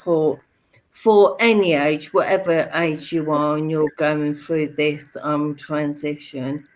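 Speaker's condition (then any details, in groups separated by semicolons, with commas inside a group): Motor neurone disease; speech and swallowing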